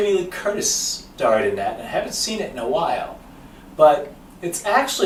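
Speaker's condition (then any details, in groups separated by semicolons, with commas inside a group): No condition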